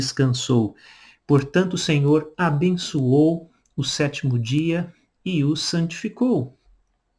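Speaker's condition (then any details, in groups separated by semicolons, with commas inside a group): No condition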